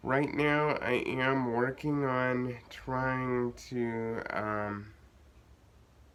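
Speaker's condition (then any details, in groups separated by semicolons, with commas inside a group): Cerebral palsy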